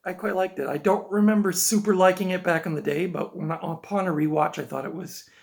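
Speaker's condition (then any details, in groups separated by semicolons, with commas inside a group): No condition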